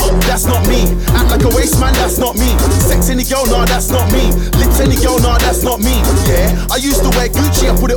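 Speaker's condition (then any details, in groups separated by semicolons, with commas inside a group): No condition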